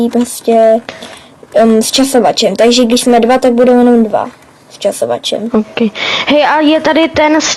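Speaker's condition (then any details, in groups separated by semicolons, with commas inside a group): No condition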